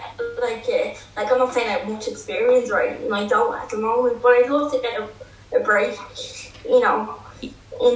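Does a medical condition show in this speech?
Yes: cerebral palsy; cerebral palsy from birth, brain damage, mainly affects movement, intellect unaffected, lifelong power wheelchair user; ongoing physiotherapy, occupational therapy and seating support; clear as crystal conversation-wise, controls TV and lights by voice, types fairly well.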